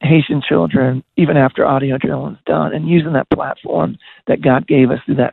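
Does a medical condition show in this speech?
Yes: voice disorder; 1995 voice dropped out, couldn't sing or talk, later lost range, control and power, raspy, broken.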